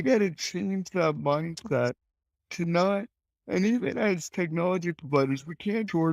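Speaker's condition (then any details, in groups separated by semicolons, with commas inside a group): Cerebral palsy; since birth; childhood prognosis of unclear or no speech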